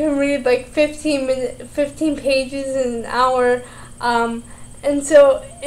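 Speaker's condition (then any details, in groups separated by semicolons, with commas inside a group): Cerebral palsy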